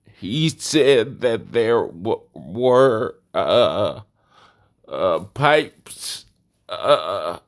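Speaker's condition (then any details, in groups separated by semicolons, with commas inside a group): Cerebellar degeneration and ataxia; slow speech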